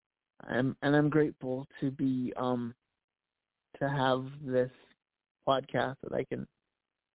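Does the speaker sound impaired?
Yes: cerebral palsy; voice improved over last year.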